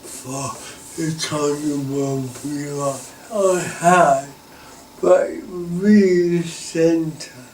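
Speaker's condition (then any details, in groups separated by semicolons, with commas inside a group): Cerebral palsy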